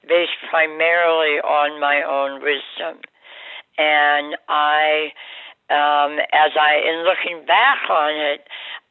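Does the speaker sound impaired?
Yes: oral cancer surgery; oral cancer under tongue, recurred, tongue and neck nodes removed, jaw surgery, bar removed, reconstruction declined; seven-week radiation stopped speech and eating, radiation may affect vocal cords, Michigan surgeon unsure of voice.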